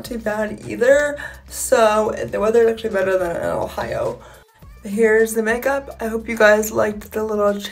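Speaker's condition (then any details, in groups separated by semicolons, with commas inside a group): Cerebral palsy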